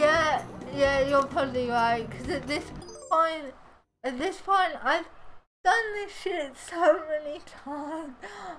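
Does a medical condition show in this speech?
Yes: cerebral palsy.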